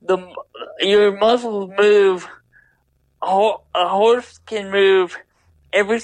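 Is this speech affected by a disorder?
Yes: double hemiplegia cerebral palsy; right side weaker than left.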